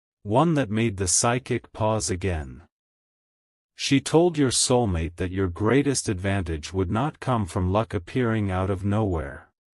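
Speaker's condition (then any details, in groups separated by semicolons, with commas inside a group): No condition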